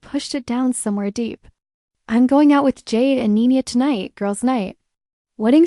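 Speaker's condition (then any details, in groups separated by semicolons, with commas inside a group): No condition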